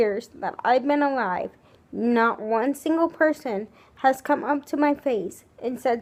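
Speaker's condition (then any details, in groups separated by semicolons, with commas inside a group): Cerebral palsy, spastic, severe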